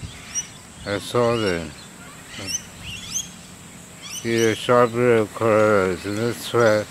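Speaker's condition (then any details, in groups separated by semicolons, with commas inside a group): Drug-induced slurred speech; dopamine-blocking antipsychotic injection; injection a few weeks before recording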